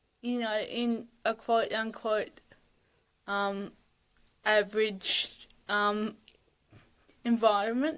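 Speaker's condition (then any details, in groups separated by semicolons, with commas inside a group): Cerebral palsy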